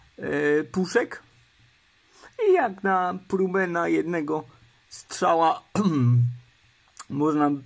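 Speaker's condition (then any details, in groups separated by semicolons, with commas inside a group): Cerebral palsy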